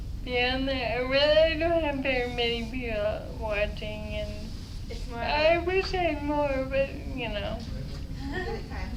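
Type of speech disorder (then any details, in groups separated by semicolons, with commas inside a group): Ataxic dysarthria; Friedreich's ataxia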